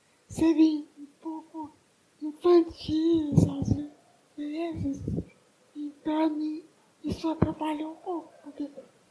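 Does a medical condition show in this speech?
Yes: cerebral palsy; lesion less severe than others, physical effects, falls, hip surgery for dislocated hip; music therapy to develop communication and singing, possibly speech balance, singing recorded by music therapist.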